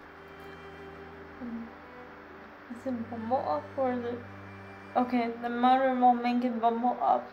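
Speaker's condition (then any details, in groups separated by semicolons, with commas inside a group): Cerebral palsy, spastic quadriplegic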